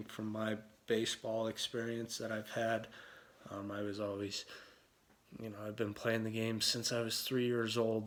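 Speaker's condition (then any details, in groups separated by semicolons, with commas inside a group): No condition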